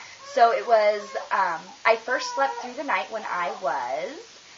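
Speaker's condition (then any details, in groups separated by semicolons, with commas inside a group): No condition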